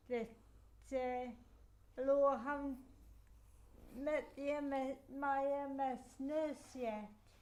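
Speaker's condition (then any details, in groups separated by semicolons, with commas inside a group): Multiple sclerosis; uses wheelchair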